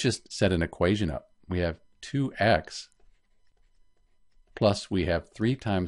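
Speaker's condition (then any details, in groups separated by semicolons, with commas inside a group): No condition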